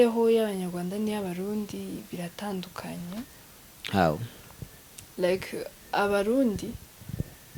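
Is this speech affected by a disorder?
No.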